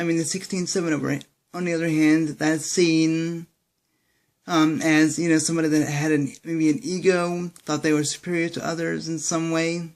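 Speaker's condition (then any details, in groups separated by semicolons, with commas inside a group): Cerebral palsy; speaks fast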